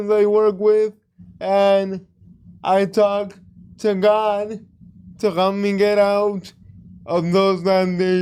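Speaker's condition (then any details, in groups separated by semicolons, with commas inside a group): Cerebral palsy; speech therapy for communication skills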